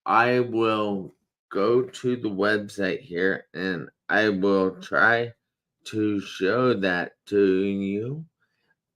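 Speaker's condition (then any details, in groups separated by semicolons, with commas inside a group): Traumatic brain injury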